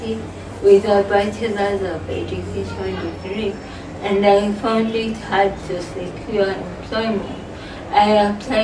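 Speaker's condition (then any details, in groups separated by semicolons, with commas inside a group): Cerebral palsy; from birth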